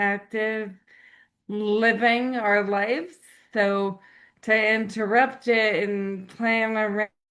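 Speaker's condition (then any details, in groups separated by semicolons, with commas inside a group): ALS; slow progressing, about seven years since diagnosis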